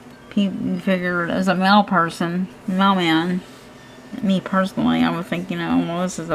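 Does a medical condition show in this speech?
Yes: cerebral palsy; hands affected, shaking.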